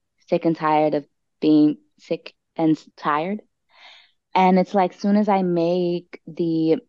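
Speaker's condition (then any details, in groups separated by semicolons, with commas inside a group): Stuttering; prolonged sounds, blocks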